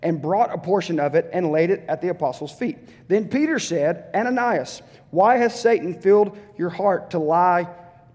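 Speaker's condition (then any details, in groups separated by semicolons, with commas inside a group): No condition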